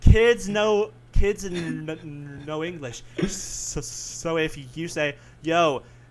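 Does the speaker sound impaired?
Yes: stutter; varies day to day with bad talking days, called not a disability but annoying; frequent word and phrase repetitions, part-word repetitions, repeated uh fillers, listeners mistake speech for drunkenness; here repeated sounds, prolonged sounds.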